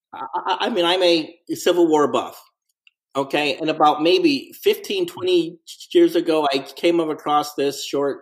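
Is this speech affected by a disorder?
Yes: stuttering; onset at three or four years, no trauma cause, mother stuttered until about 11-12, speech camp as child, teen years harder; adult, persistent stuttering; very fluent in crisis situations, stutters when things calm, takes deep breath and counts to five; here repeated sounds, repeated words, blocks.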